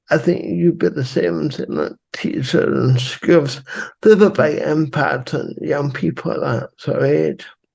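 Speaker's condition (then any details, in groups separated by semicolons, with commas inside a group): Cerebral palsy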